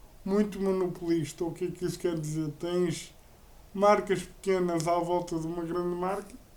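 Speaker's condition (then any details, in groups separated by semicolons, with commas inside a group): Cerebral palsy; uses a wheelchair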